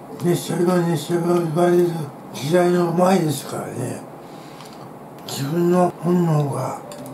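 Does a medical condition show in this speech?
Yes: tongue cancer, partial glossectomy.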